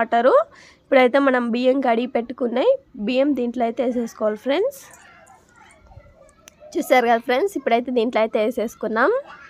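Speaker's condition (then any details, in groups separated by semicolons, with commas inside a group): No condition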